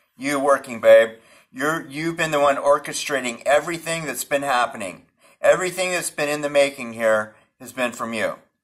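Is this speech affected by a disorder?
No.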